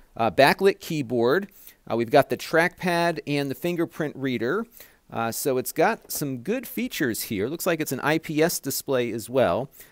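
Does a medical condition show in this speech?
No.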